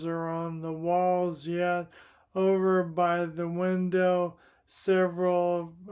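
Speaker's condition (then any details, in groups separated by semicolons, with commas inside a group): Primary lateral sclerosis; upper motor neuron disease; dysarthria, difficulty articulating, very slow speech, hard to understand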